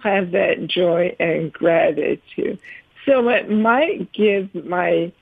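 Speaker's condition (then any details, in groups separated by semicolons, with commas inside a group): ALS; diagnosed at 47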